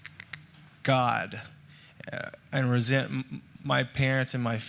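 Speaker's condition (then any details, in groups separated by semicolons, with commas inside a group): Stuttering; stutter since childhood; still stutters, speaks publicly on stage; stutter noticeable to listeners when speaking; prolonged sounds, blocks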